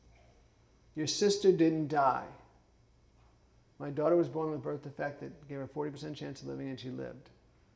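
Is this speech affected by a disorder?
Yes: Parkinson's; some speech issues.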